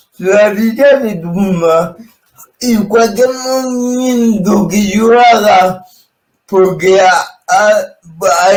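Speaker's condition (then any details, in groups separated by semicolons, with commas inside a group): Cerebral palsy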